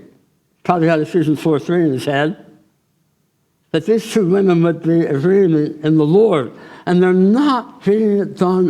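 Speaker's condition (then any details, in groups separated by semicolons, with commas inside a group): Tongue cancer surgery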